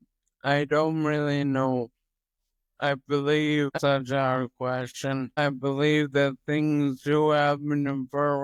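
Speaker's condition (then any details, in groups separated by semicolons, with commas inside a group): Toxic leukoencephalopathy, locked-in syndrome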